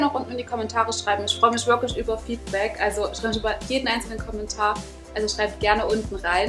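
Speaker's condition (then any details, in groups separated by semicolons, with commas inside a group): No condition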